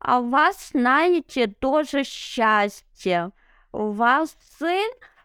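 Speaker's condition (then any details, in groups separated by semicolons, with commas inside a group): Cerebral palsy; no wheelchair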